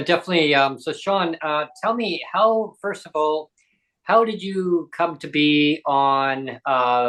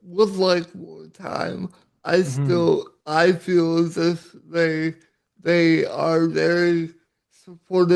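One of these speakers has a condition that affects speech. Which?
The second: cerebral palsy.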